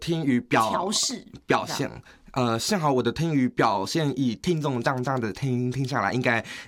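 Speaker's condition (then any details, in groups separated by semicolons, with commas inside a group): Hearing impairment; acquired hearing impairment, not from birth; slight accent, often taken for overseas Chinese or Southeast Asian, usually unnoticed, speaks well, normal word order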